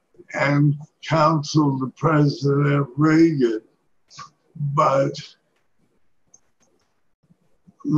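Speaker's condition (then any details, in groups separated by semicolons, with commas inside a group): Parkinson's disease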